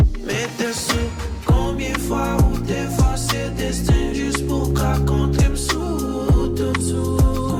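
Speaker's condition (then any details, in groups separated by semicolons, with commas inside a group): No condition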